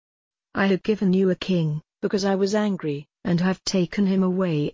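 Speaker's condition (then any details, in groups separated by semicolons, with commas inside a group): No condition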